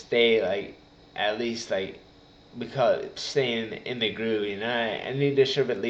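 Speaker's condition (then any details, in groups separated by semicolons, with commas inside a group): Traumatic brain injury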